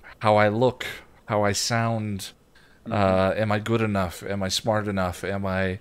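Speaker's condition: No condition

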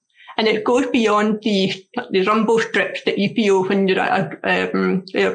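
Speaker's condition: Deafness; often needs repetition

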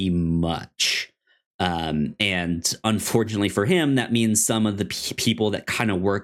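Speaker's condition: Stuttering; stutter since childhood, cause unknown, explained as brain moving faster than mouth, speech therapy in elementary school; repeated sounds, prolonged sounds

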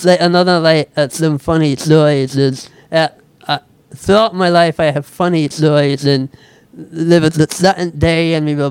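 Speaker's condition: Speech impediment; switched to typing instead

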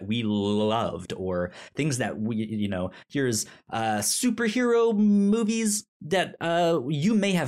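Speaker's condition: Stutter; stutter when talking; prolonged sounds, blocks

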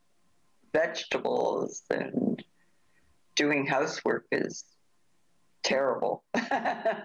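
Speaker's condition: Aphasia after stroke; aphasia from stroke caused by stent, right arm and leg paralysis, walking regained through rehab; some years since stroke, difficulty with tasks using hands; affects ability to speak or process thoughts, thoughts reach mouth slowly

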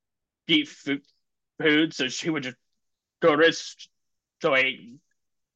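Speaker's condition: Stuttering; lifelong stuttering, father also stutters; words sometimes take longer to come out, may look tense when getting stuck; repeated sounds, blocks

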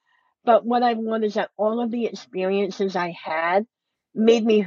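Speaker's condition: Cleft lip and palate; congenital

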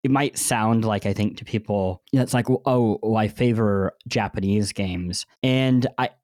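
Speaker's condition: Cleft lip and palate; bandaged

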